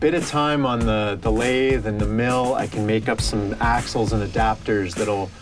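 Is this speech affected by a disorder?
No.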